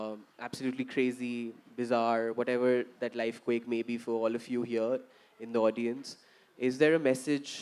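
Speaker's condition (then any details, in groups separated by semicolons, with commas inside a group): No condition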